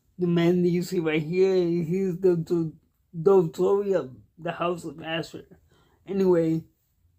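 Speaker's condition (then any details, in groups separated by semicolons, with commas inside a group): Cerebral palsy; cannot walk, uses wheelchair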